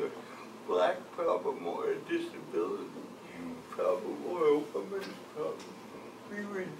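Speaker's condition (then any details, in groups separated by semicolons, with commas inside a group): Cerebral palsy; from birth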